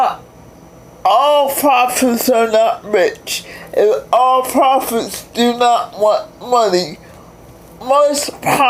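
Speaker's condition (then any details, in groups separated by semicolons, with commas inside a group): Cerebral palsy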